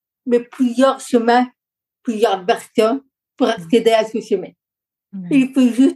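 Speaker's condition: Deaf from birth, congenital; told would never speak, took courses to work in speaking professions

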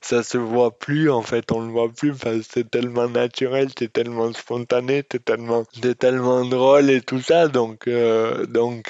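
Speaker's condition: Dystonia; congenital

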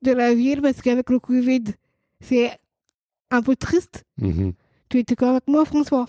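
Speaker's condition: Down syndrome, trisomy 21

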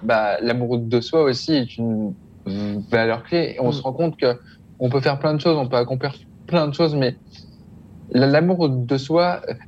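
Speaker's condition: Stuttering; stuttering of neurological origin, not due to stress or shyness, described by interviewer as fairly strong; still stutters, accepts it, sees no way to change it; describes stuttering generally as blocks, repetitions, sometimes associated movements, accentuated by certain factors; prolonged sounds, blocks

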